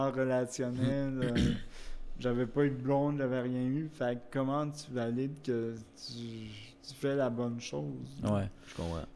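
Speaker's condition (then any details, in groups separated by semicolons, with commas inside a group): Cerebral palsy; wheelchair use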